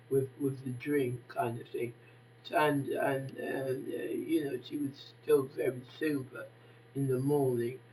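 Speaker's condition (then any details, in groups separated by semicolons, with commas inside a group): Facial palsy; can barely hear own speech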